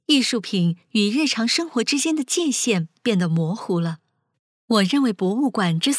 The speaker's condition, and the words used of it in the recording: None; typical speech.